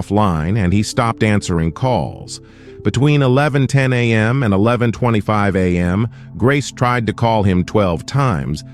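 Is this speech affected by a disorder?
No.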